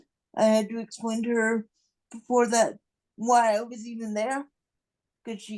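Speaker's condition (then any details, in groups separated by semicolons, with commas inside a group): Cerebral palsy; non-progressive, will not improve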